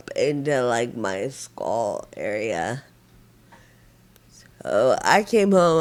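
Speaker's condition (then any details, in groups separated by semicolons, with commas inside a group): Friedreich ataxia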